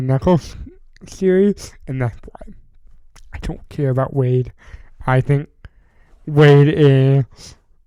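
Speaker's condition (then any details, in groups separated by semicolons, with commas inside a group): Cerebral palsy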